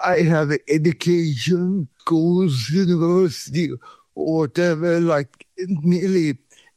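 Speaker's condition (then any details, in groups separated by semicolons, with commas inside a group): Cerebral palsy; from birth, no breathing first 40 minutes at birth, feet opposite of Charlie Chaplin, body shaking 40 years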